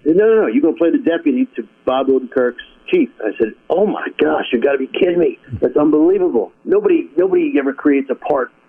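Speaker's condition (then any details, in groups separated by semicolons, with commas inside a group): No condition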